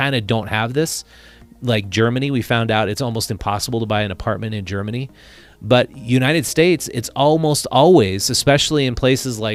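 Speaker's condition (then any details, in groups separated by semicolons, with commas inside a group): No condition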